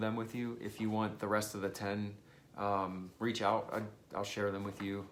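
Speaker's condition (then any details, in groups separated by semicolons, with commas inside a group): No condition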